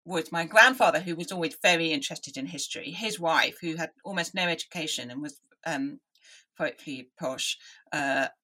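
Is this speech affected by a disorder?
Yes: deafness; deaf from early age.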